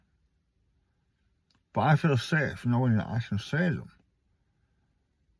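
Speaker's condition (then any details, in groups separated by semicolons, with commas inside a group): Stage 4 tongue cancer, hemiglossectomy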